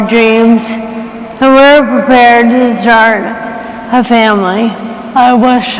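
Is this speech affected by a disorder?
Yes: ALS; diagnosed at 26, onset hand weakness and stiffness; speech began to slow.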